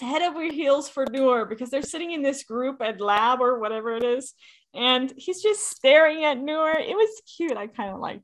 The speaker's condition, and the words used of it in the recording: No condition.